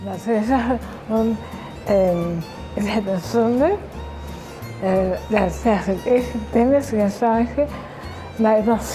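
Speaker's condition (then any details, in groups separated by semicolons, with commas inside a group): Tongue cancer; cancer in past, fed pureed food; can only eat completely smooth pureed food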